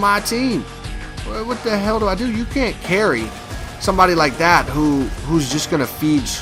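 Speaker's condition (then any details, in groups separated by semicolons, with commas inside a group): No condition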